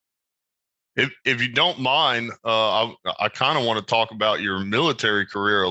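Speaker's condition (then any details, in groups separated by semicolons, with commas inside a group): No condition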